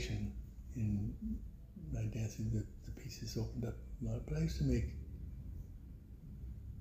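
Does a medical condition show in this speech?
Yes: Parkinson's; voice weakened by Parkinson's, knee replaced after hardly walking, earlier taught from chair; teaches with lavalier microphone on belt, can move around a little; voice went with Parkinson's, can still whisper, formerly whisper carried and was heard.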